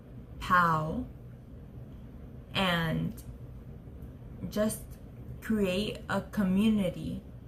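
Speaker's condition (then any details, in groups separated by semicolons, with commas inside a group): Traumatic brain injury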